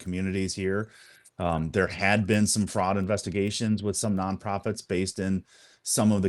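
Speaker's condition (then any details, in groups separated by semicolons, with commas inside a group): No condition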